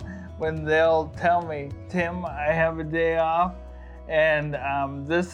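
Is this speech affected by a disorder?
Yes: ALS; diagnosed by neurologists at Mayo Clinic, Rochester, Minnesota, after prolonged search for answers.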